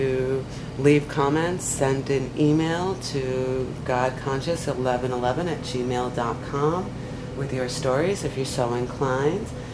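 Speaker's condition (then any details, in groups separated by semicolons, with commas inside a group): No condition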